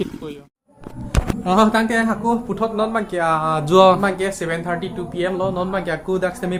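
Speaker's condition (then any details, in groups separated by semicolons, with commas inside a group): No condition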